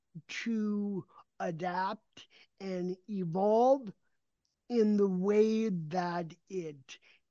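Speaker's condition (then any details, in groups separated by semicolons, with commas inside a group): Cerebral palsy; gait severely affected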